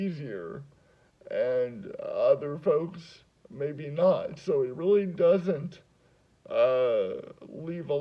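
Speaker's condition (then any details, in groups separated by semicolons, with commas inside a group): Cerebral palsy; spasticity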